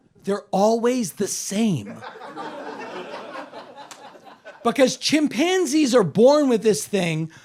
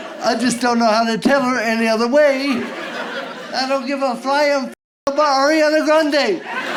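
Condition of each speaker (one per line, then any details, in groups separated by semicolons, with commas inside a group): No condition
Cerebral palsy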